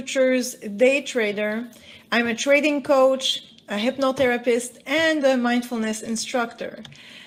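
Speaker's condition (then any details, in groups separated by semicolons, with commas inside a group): No condition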